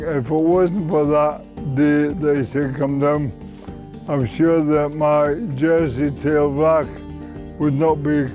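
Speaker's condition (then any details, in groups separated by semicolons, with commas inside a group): Motor neurone disease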